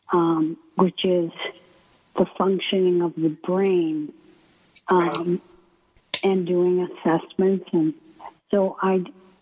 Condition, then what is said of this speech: ALS (motor neuron disease). So my breathing is affected by the ALS.